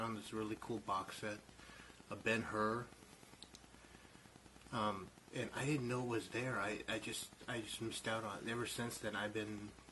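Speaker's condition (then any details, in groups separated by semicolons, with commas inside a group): No condition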